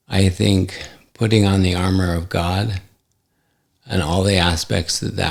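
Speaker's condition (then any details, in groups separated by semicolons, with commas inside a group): ALS; affects hand function; recently diagnosed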